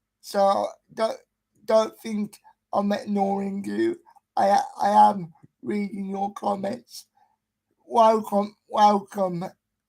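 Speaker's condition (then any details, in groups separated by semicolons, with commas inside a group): Cerebral palsy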